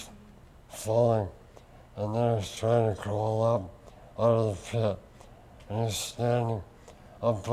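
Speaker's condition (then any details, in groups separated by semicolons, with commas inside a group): Lou Gehrig's disease; tracheostomy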